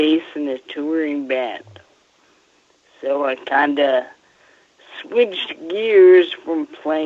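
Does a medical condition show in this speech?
Yes: Friedreich's ataxia.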